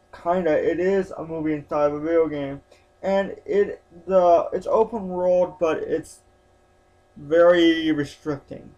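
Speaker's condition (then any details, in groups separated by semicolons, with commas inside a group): Spastic quadriplegic cerebral palsy; spastic quadriplegic, all four limbs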